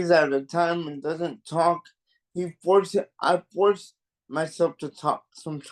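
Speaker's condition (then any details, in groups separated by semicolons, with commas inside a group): Cerebral palsy; mild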